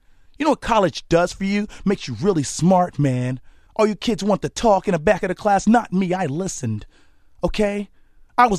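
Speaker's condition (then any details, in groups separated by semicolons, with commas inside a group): No condition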